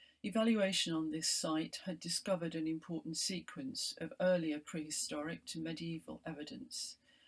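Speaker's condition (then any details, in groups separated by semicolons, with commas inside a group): No condition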